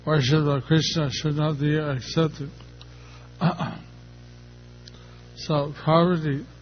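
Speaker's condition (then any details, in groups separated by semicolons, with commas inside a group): Stroke; stroke a little over a year ago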